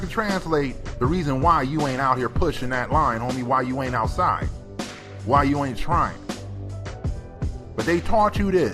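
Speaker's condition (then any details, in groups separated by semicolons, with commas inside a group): No condition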